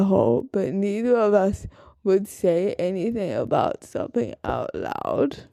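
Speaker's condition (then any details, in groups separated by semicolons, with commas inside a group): Cerebral palsy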